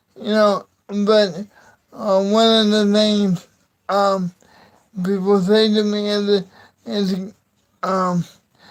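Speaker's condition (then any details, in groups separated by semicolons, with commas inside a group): Cerebral palsy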